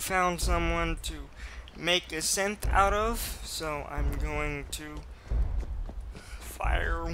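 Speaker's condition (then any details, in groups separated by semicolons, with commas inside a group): Cerebral palsy, mild; speech sometimes affected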